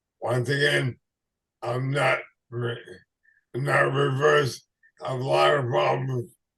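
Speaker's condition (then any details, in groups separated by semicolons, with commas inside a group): ALS/MND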